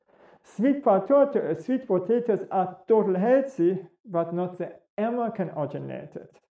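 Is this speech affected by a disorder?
No.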